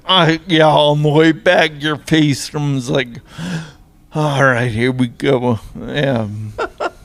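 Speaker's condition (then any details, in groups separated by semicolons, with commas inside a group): Traumatic brain injury; motorcycle accident, facial fractures; about 13 years after injury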